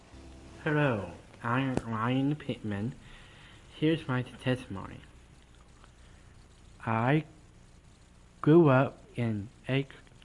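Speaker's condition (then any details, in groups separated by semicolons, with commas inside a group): Down syndrome; adult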